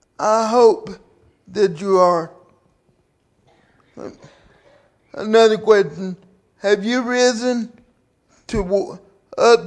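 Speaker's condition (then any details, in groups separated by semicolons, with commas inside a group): Cerebral palsy; from birth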